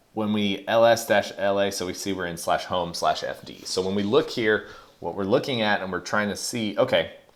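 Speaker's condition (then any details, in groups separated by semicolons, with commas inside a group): No condition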